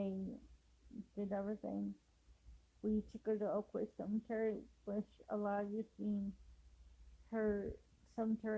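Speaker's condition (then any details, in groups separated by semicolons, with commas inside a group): Cerebral palsy; affects walking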